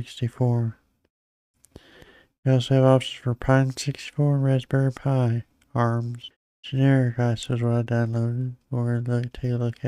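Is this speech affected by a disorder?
Yes: Parkinson's disease.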